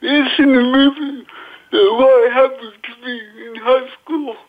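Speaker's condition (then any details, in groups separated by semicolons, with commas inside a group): Cerebral palsy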